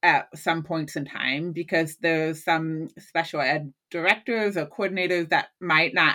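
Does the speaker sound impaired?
Yes: hearing loss; lifelong hearing loss since childhood, hearing aid and cochlear implant.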